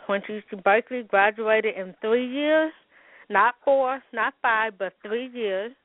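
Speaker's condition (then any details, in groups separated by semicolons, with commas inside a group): Hearing loss with speech impediment; congenital hearing loss, hearing aids since 15 months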